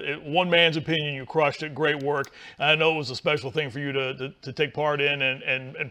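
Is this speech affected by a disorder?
No.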